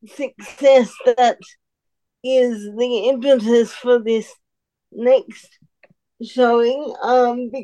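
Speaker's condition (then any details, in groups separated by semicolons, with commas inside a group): Cerebral palsy; uses about three fingers on right hand to manipulate lego bricks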